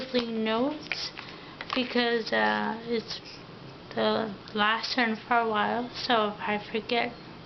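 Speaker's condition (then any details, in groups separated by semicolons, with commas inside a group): Ataxia; affects mouth and tongue coordination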